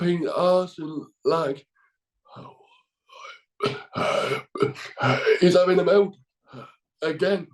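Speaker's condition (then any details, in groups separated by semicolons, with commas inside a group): Cerebral palsy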